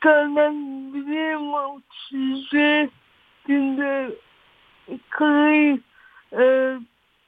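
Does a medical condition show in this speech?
Yes: cerebral palsy; since birth, all four limbs affected.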